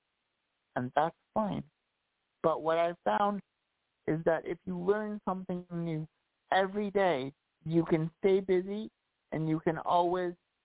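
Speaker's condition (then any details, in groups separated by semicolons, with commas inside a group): Cerebral palsy; walked with walker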